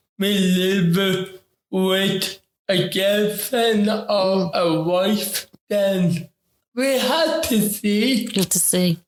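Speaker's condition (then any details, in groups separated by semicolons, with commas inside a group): Ataxic cerebral palsy; affects talking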